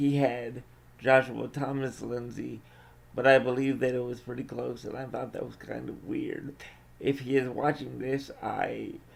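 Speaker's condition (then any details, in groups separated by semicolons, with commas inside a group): Cerebral palsy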